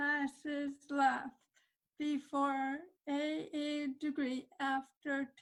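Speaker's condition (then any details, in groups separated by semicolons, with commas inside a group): Cerebral palsy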